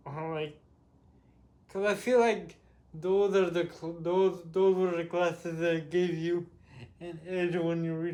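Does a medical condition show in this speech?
Yes: cerebral palsy; with developmental delay.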